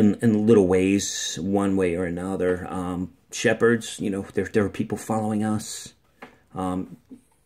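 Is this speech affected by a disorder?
No.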